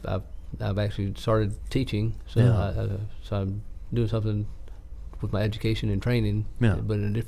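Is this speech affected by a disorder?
Yes: Parkinson's disease; young onset age 39, about 16 years, first limited wrist extension, dystonia until deep brain stimulation; L-dopa treatment, bilateral deep brain stimulation, two surgeries.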